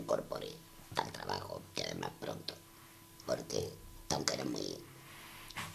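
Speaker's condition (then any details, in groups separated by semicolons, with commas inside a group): Total laryngectomy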